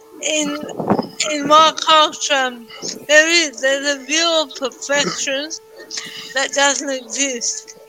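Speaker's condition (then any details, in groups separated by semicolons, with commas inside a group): Cerebral palsy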